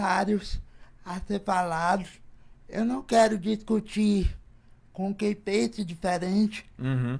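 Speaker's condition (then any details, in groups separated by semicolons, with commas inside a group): Cerebral palsy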